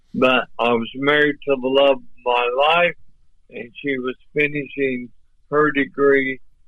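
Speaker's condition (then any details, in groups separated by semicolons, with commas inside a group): ALS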